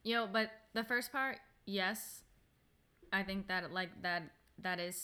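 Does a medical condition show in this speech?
No.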